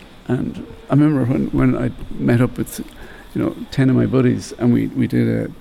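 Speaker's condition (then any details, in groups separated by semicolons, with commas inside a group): Young onset Parkinson's disease; diagnosed at 44, hand stopping, no arm swing before, later heavy shaking; about 15 years since diagnosis, deteriorating faster than hoped, earlier medication not very effective, regular exercise; voice was fading, noticed by wife, intensive LSVT Loud therapy, ongoing exercises keep voice strong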